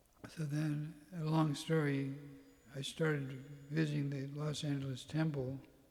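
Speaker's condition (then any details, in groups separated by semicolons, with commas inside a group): Parkinson's; tremor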